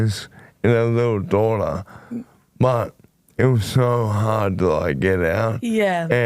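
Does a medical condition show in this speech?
Yes: motor neurone disease; shoulder onset.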